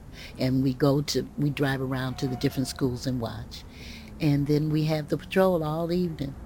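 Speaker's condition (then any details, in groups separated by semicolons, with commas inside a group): No condition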